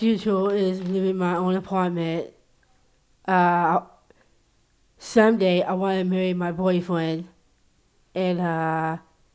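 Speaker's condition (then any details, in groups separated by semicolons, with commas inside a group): Down syndrome; present since birth, heart defect called mr, heart issues, visual impairment, legally blind; age 40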